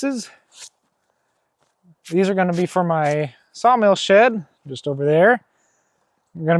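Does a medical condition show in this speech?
No.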